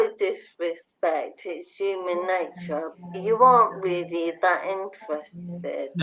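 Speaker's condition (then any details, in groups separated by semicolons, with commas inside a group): Motor neurone disease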